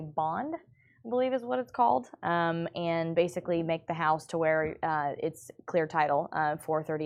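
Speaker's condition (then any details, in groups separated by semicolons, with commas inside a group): No condition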